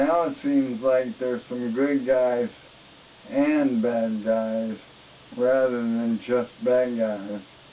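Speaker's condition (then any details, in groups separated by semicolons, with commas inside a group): ALS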